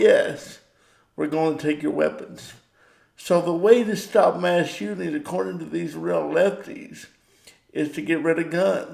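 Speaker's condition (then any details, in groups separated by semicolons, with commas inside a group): Cerebral palsy; power wheelchair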